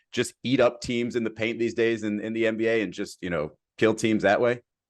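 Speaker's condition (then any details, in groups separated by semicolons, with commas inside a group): No condition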